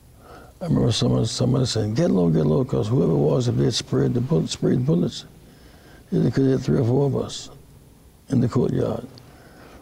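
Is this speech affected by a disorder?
Yes: Parkinson's disease; speech therapy.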